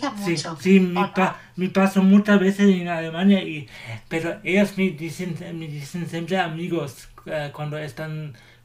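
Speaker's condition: Cerebral palsy

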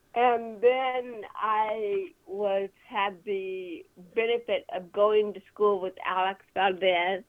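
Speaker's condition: Cerebral palsy; movement harder

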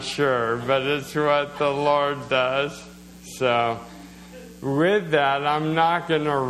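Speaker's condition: Slowed speech, swallowing problems; very minimal advancement

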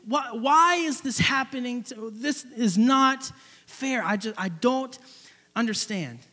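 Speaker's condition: No condition

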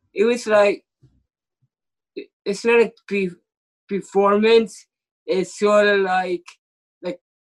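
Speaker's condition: Down syndrome

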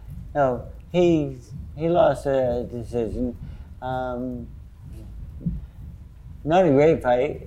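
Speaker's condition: Parkinson's disease; symptoms said less severe than another Parkinson's patient's

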